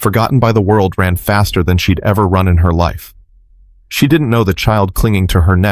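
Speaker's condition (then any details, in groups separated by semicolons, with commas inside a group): No condition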